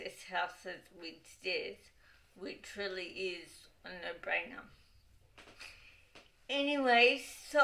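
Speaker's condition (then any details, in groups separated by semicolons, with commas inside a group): Cerebral palsy; wheelchair user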